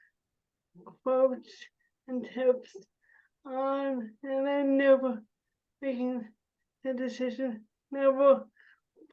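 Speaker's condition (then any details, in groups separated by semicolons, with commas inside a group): Cerebral palsy; spasticity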